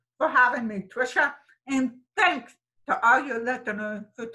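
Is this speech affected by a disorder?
Yes: deafness, sensorineural hearing loss; congenital profound sensorineural, damaged nerves, found 9 months, behind-ear aid at 10, adult cochlear implant; raised oral, about 10 years speech therapy, mainstreamed in public school.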